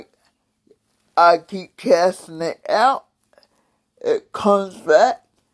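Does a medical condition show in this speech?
Yes: cerebral palsy; several unnoticed strokes.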